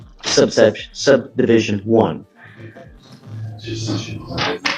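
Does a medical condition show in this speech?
No.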